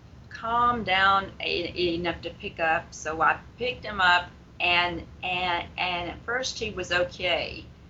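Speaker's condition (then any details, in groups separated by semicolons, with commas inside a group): Stuttering; long-standing stuttering, managed over the years; repeated sounds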